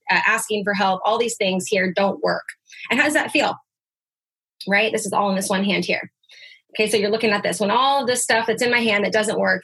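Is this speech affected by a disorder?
No.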